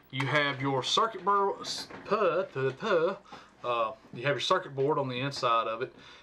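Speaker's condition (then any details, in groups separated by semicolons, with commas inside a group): No condition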